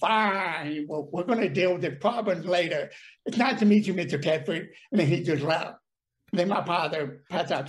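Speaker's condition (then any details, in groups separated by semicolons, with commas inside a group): Deafness; brain damage from birth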